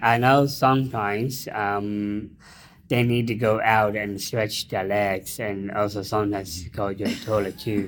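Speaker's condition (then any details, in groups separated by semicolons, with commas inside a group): Down syndrome; intellectual disability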